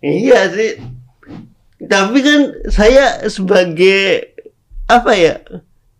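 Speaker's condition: Cerebral palsy; speaking is difficult

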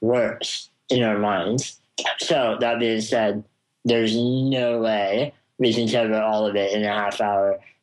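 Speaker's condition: Spinal muscular atrophy; congenital, progressive muscle wasting, tongue, wheelchair since about two

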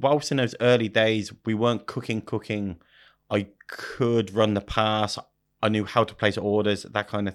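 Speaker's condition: Stutter; repeated words, blocks

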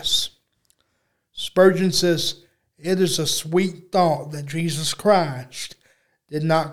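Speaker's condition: Cerebral palsy; unable to walk

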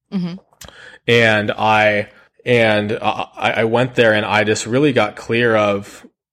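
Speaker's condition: Stutter; lifelong stutter, speech therapy tried without success, first seminar at 19 changed beliefs about speech; repeated words, prolonged sounds

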